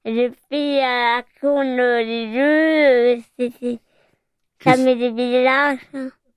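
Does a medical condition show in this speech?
Yes: hearing impairment; born hard of hearing, no early signing, Foyer Marignac, hearing aid, Chansigne learned from Patrice Carillo; removes hearing aid into handbag when sound very loud; speaks orally in short, fragmented sentences with simplified grammar.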